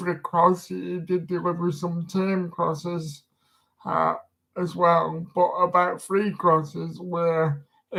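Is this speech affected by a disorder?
Yes: disability affecting speech.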